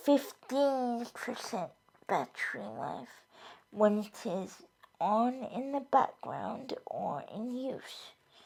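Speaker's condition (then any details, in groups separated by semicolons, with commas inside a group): Cerebral palsy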